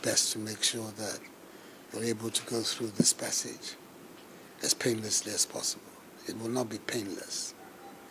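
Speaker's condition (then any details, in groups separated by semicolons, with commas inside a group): No condition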